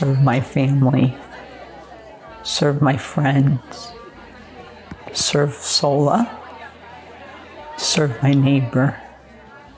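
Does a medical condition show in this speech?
Yes: ALS; lost ability to walk, move hands and legs; about 3 years of ALS, continual loss of physical abilities, body wasting; ability to breathe taken by ALS.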